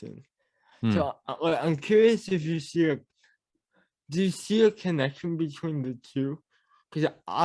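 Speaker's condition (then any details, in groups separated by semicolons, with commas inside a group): Cerebral palsy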